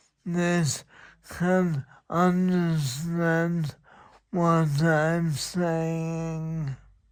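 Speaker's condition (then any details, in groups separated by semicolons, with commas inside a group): Motor neurone disease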